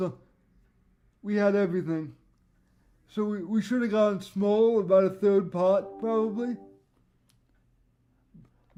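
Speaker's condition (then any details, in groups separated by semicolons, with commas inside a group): Cerebral palsy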